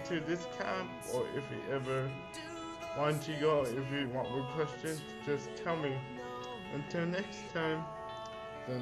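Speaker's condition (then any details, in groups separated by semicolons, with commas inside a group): Cerebral palsy; speech may be hard to understand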